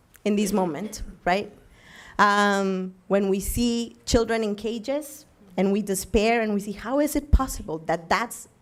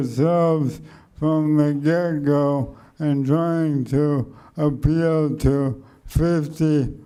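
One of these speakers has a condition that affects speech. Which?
The second: ALS; motor neuron degeneration; onset two years ago, rapid progression, barely walking, physical therapy; speech slowed and softened.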